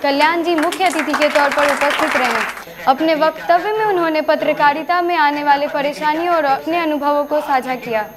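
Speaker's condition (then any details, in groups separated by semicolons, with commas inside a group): No condition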